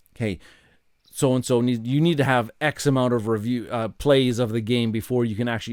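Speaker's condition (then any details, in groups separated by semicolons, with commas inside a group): No condition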